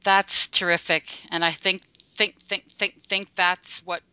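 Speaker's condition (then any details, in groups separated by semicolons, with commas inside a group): Stuttering; childhood-onset stuttering, no childhood therapy, covert over 30 years, unconscious word switching, open since 2007 albany nsa chapter; stutters very little; repeated words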